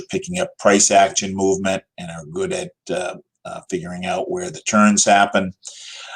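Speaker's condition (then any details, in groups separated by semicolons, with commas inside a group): No condition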